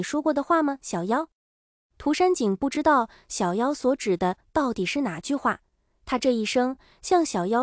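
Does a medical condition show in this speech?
No.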